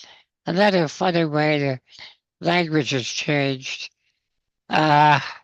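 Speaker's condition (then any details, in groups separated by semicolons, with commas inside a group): Spinal muscular atrophy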